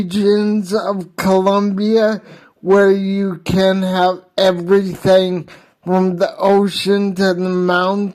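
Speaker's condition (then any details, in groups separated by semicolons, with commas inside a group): Hydrocephalus with shunt failure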